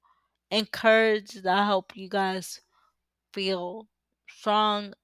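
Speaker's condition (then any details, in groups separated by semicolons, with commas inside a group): Cerebral palsy; uses power wheelchair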